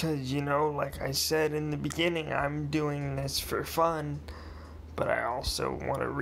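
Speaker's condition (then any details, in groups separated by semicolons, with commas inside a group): Cerebral palsy, mild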